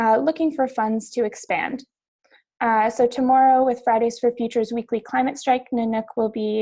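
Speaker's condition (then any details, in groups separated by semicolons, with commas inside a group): No condition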